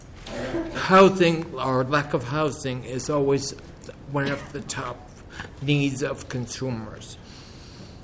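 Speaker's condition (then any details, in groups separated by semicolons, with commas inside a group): PML brain virus, progressive multifocal leukoencephalopathy; PML brain virus diagnosed about 18 years ago, HIV positive about 29 years, poor balance; speech impairment caused by PML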